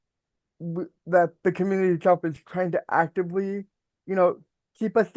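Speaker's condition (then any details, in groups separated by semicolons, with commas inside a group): Cerebral palsy; mild speech impediment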